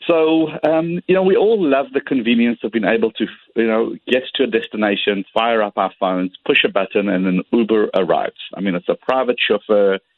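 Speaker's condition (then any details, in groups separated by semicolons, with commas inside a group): No condition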